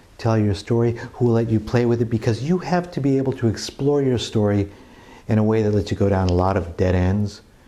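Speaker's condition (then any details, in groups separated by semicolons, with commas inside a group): No condition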